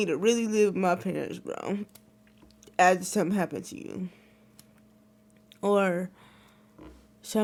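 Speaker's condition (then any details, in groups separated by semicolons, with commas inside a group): Cerebral palsy; wheelchair user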